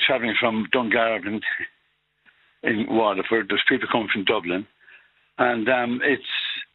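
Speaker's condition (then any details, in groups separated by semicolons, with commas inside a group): Parkinson's; progressive, over 10 years since diagnosis, no cure; Rock Steady Boxing, weekly 2-hour non-contact class, Portlaoise gym with Merrick, home punch bag, bike, walking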